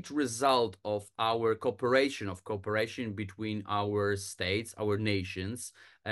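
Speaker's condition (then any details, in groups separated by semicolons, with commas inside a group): No condition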